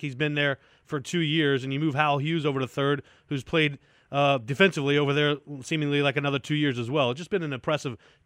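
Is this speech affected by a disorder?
No.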